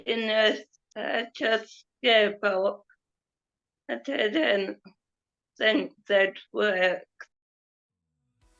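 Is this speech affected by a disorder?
Yes: cerebral palsy; since birth, affects speech and mobility, leg spasms, hand and leg shaking; previously muscle relaxants for leg spasms; stammered, breath after few words, heavy breathing, slow, now quicker.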